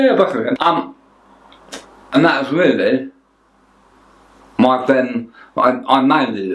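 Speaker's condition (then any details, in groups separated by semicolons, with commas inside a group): Tongue cancer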